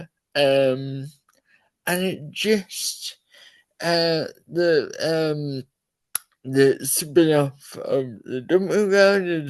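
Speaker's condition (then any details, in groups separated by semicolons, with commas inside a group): Cerebral palsy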